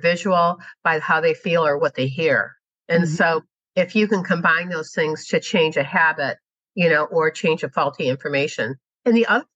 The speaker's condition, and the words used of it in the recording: No condition.